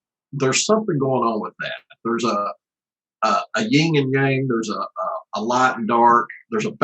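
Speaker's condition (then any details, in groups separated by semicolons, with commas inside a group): No condition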